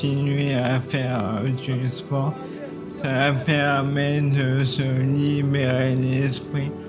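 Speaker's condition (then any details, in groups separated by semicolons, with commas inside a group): ALS (maladie de Charcot); uses wheelchair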